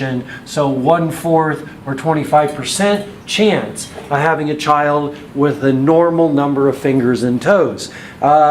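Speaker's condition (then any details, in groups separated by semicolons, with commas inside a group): No condition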